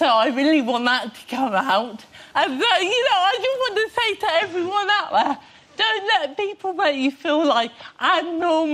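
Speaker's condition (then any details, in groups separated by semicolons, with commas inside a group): Cerebral palsy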